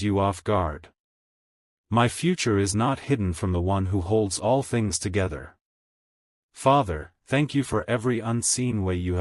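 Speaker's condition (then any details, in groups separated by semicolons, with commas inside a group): No condition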